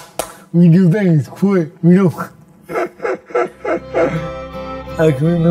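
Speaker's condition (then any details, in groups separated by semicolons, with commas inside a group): Cerebral palsy; from birth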